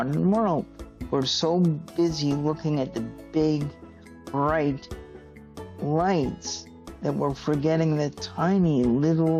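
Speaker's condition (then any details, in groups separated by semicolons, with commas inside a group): Cerebral palsy; stiff muscles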